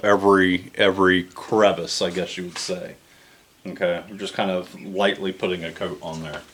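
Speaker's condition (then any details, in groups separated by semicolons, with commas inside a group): No condition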